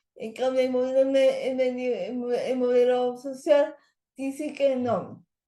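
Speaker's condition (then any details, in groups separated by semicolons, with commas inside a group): Cerebral palsy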